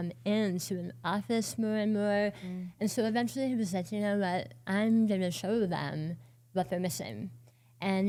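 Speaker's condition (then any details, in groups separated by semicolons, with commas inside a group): Oral cancer, partial glossectomy; tongue and jaw rebuilt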